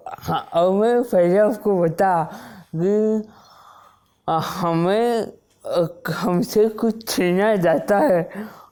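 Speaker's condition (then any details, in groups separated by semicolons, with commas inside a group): Wilson's disease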